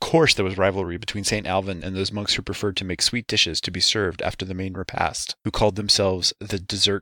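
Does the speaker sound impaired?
No.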